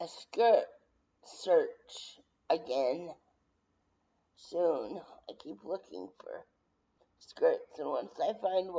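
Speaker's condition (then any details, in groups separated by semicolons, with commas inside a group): Brain injury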